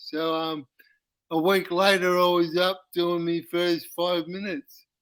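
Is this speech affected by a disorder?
Yes: cerebral palsy; uses wheelchair.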